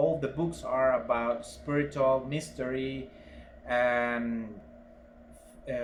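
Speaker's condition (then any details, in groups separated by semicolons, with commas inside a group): No condition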